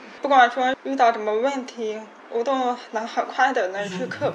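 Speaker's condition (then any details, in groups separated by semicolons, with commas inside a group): Hearing impairment; hearing damaged in childhood, caused by accident, completed rehabilitation training with family support; speech training by parents talking from behind, single words like 我 repeated hundreds of times daily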